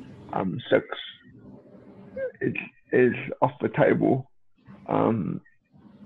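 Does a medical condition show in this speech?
Yes: cerebral palsy.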